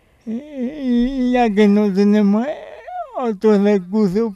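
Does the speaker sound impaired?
Yes: cerebral palsy; extra support for daily living since birth, Aspace Sevilla day centre for stimulation; needs ongoing support, helped daily by sister and Aspace Sevilla association.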